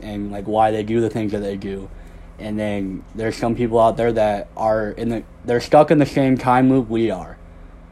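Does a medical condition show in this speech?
Yes: cleft lip and palate; one more surgery left.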